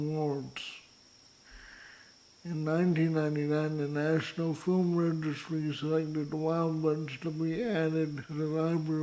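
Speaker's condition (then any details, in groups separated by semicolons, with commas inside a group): Cerebral palsy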